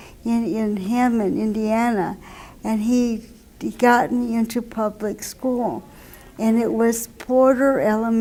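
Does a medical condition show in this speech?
Yes: cerebral palsy; wheelchair user.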